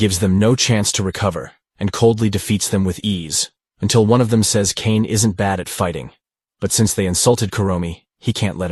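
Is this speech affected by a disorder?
No.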